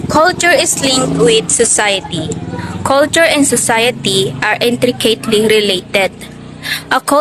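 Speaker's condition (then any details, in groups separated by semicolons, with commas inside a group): No condition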